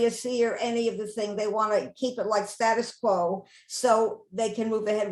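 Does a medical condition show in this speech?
No.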